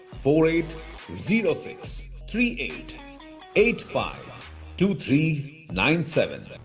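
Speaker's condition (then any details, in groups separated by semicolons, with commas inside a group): No condition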